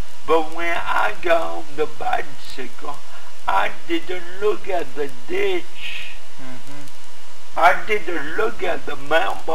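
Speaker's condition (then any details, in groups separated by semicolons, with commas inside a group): Cerebral palsy; affected by oxygen deprivation at birth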